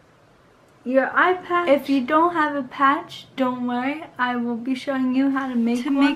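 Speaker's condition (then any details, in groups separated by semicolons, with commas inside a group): Cerebral palsy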